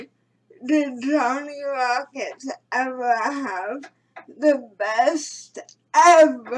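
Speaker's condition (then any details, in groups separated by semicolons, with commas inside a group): Cerebral palsy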